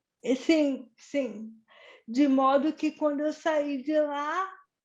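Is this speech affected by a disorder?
Yes: cerebral palsy.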